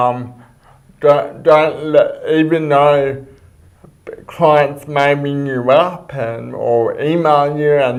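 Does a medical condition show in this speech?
Yes: cerebral palsy; speech.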